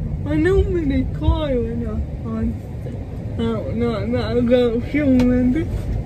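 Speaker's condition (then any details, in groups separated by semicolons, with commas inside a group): Cerebral palsy; uses feeding aid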